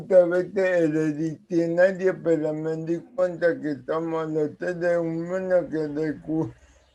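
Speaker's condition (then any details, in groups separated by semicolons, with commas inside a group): Cerebral palsy; speaks as if with potato in mouth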